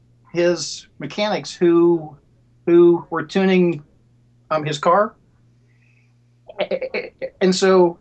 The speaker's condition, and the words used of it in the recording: Stuttering. One is if I have been drinking too much, and the other is if I'm very mad.